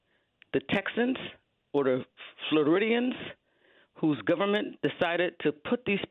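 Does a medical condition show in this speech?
No.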